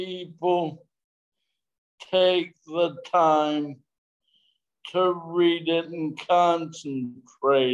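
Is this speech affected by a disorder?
Yes: traumatic brain injury.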